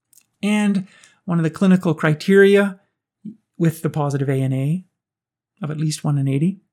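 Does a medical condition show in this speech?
No.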